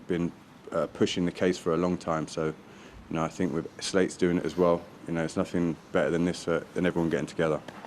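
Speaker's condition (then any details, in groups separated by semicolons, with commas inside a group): No condition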